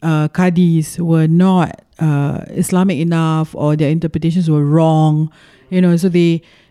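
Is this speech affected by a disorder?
No.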